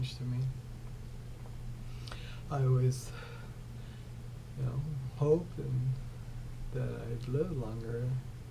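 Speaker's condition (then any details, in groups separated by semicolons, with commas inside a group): ALS; arms, neck and throat affected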